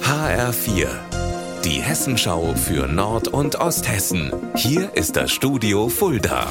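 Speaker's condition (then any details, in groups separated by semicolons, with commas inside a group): No condition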